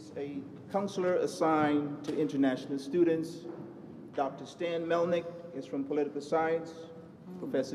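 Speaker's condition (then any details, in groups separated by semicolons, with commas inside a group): No condition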